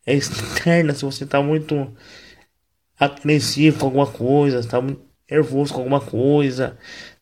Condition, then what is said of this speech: Cerebral palsy. Além da minha parte motora, também afetou um pouquinho a minha voz.